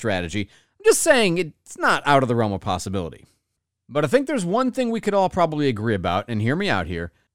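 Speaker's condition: No condition

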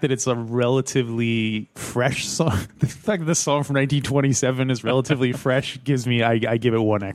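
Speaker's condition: No condition

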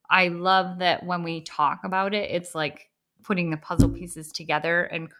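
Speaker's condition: Bilateral cleft lip and palate; unable to breastfeed

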